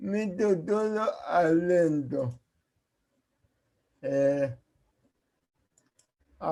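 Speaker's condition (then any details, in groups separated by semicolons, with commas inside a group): Cerebral palsy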